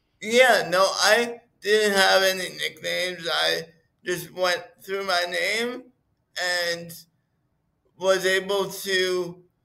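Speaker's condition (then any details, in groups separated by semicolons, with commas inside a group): Cerebral palsy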